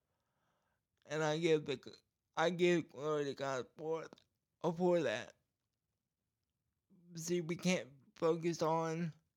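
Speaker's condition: Cerebral palsy; voice goes in and out sometimes

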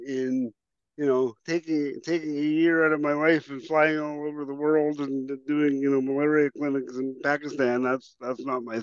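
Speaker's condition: Cerebral palsy; past childhood orthopedic surgeries like hip and heel cord operations

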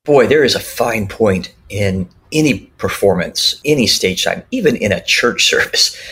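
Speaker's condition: Cleft lip and palate; speech classes in childhood

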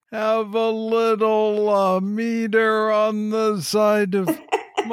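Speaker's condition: Parkinson's disease, young onset

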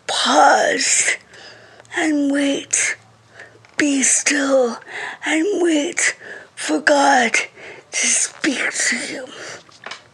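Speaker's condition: Cerebral palsy; uses iPad text-to-speech to read passages aloud

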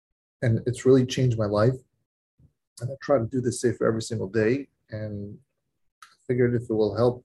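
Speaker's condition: No condition

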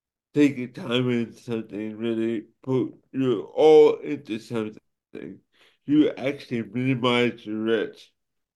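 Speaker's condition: Cerebral palsy; affects speech and motor skills

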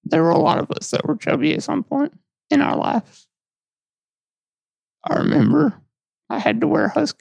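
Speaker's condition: Duchenne muscular dystrophy; diagnosed age 6 by biopsy in Augusta Georgia after falls, daily prednisone, spinal fusion, wheelchair; age 20, progressive weakness most muscles, non-invasive ventilator nightly and part of day, no trach

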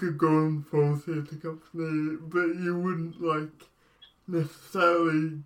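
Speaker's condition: Cerebral palsy; brain damage at or around birth

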